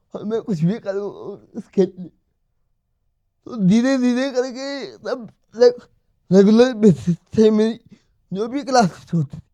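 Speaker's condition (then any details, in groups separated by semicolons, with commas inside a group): Cerebral palsy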